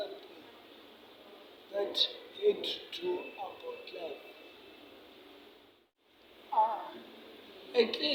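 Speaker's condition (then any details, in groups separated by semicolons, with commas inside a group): Cerebral palsy; affects speech and hands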